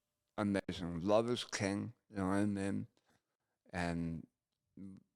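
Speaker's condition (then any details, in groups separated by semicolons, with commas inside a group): Gunshot injury to chin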